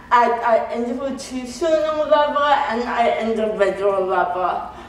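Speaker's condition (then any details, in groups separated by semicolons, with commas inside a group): Cerebral palsy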